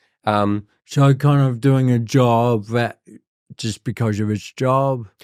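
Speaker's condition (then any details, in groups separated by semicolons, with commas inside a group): Cerebral palsy; speech therapy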